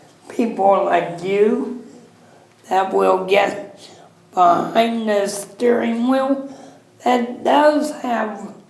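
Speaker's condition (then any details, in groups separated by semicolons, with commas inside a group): Cerebral palsy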